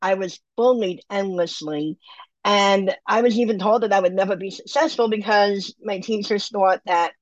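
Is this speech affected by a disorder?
Yes: bilateral cleft lip and palate; surgeries needed to function normally with eating, speaking, drinking.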